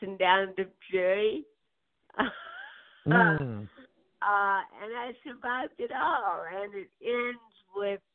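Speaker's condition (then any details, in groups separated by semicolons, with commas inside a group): Cerebral palsy; birth onset, diagnosed at UCLA Medical Center, right hand affected, therapy from 18 months, lower back surgery; progressive nerve-damage hearing loss, hearing aids, falls, pain, broken collarbone, needs text with masks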